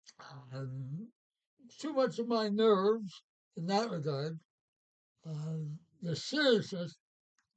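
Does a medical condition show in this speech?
Yes: Parkinson's.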